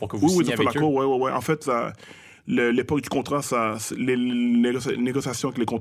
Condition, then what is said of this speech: Stuttering. Mais dans, le rap, je peux aligner des syllabes sans m'arrêter, sans m'enfarger.